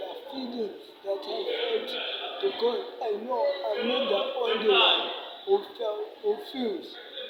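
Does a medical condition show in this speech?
Yes: cerebral palsy; affects speech and hands.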